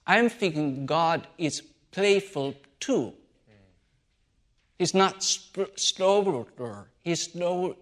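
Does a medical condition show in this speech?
Yes: aphasia after stroke; massive stroke, adult onset, one week comatose, numb hand, aphasia affecting talking, reading, writing, singing; could not talk, read or write at first, friend helped with talking, hard to memorize, halting telegraphic sentences.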